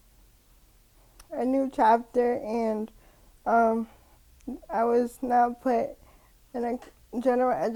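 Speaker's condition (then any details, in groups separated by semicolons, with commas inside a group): Cerebral palsy; wheelchair user; diagnosed at 9 months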